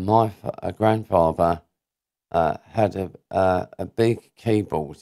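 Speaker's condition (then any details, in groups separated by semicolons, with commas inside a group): Cerebral palsy; diagnosed as baby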